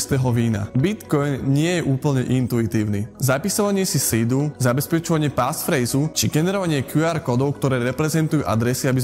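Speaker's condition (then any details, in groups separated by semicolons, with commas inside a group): No condition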